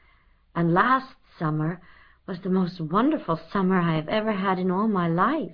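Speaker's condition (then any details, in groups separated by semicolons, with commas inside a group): No condition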